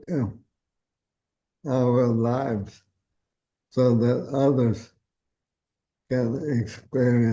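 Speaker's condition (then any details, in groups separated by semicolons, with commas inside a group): ALS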